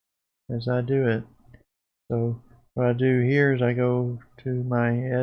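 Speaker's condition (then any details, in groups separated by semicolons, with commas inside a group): Parkinson's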